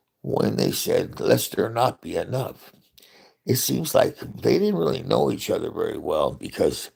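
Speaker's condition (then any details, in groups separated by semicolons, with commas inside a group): Parkinson's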